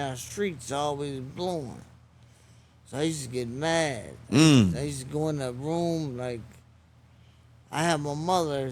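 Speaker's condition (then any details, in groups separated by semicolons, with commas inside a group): Traumatic brain injury; needs prompting to project voice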